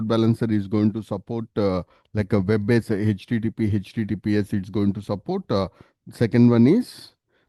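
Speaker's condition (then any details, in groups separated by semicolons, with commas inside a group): No condition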